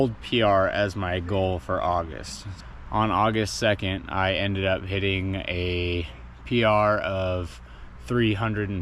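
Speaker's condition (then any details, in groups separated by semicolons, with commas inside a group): No condition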